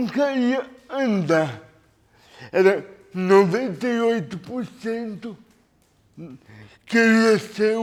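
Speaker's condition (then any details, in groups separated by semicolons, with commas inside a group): Cerebral palsy; lack of oxygen at birth, premature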